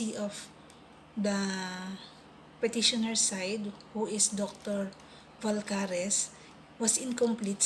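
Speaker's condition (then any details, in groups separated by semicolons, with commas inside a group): No condition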